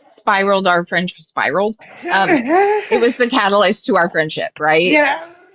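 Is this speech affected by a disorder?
No.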